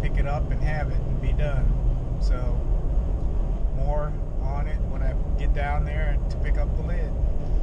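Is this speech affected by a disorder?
No.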